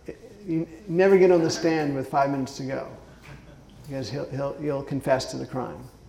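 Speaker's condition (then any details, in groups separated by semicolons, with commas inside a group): Parkinson's disease; left foot dystonia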